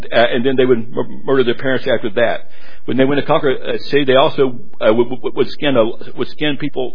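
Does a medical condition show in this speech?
Yes: stuttering; struggled with it for a while, adults at Haddale said he could not preach; preaching a full sermon, prays for clarity of speech, stutter not yet noticed; not noticeable to audience during this sermon; here repeated sounds, prolonged sounds.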